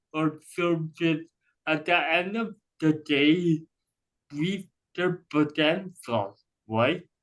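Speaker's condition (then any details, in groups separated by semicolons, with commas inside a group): Cerebral palsy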